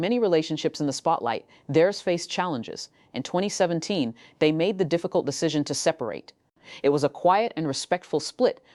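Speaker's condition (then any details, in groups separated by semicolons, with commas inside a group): No condition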